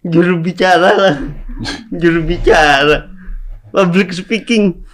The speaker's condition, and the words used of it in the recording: Cerebral palsy. Aduh ngomongnya susah.